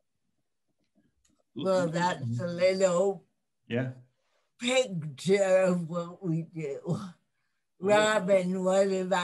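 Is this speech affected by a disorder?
Yes: cerebral palsy; lifelong.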